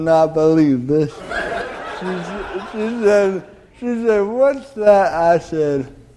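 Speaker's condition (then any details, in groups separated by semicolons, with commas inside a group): Cerebral palsy; delayed development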